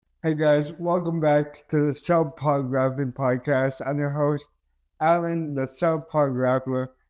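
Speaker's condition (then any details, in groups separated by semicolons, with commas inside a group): Cerebral palsy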